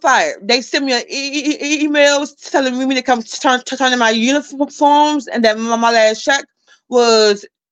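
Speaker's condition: Stuttering; repeated sounds, prolonged sounds

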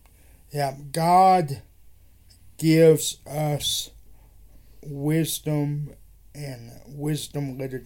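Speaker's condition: Cerebral palsy; wheelchair user

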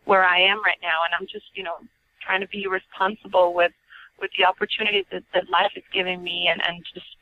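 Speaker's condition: No condition

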